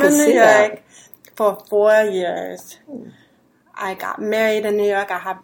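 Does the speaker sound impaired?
Yes: deafness; deafness diagnosed at age 3, residual low-frequency hearing, hears men's voices better than women's; raised oral, 11 years of speech therapy, practiced mouth and tongue movement.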